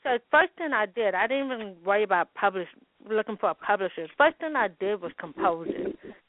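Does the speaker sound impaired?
Yes: hearing loss with speech impediment; congenital hearing loss, umbilical cord wrapped around neck at birth, hearing aids since 15 months; speech impediment caused by hearing loss.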